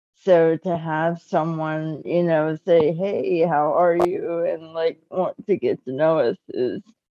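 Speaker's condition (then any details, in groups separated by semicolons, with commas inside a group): Cerebral palsy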